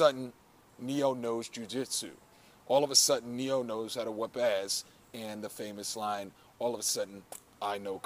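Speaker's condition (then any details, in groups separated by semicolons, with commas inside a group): No condition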